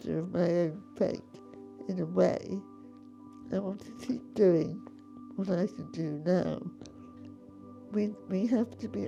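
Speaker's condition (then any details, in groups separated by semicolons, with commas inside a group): Pompe disease, late onset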